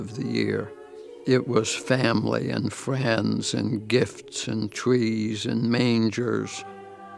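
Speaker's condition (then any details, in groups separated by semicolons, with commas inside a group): ALS; progressive; over 10 years since diagnosis, doing well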